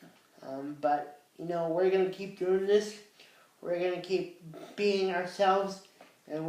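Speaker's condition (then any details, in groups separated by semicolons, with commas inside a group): Cerebral palsy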